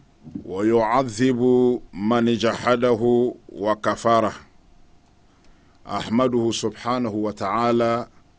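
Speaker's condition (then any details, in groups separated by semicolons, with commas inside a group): No condition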